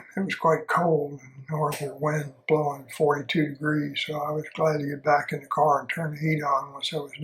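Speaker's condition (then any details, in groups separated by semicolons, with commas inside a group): Parkinson's disease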